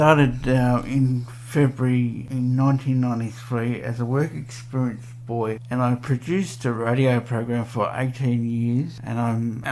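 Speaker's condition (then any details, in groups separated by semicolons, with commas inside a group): Cerebral palsy; 46 years old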